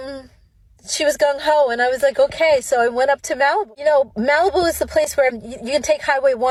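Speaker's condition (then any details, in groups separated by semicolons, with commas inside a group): No condition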